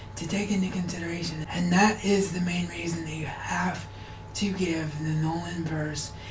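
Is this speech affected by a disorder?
Yes: cerebral palsy; wheelchair bound.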